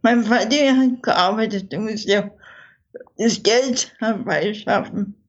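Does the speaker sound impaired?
Yes: infantile cerebral palsy, spastic; childhood speech therapy at Dresden University Clinic.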